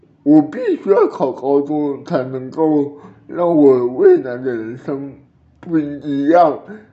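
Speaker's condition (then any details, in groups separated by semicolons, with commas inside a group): Cerebral palsy; learned to walk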